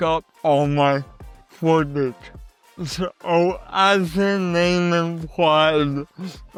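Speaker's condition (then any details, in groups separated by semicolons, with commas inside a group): Cerebral palsy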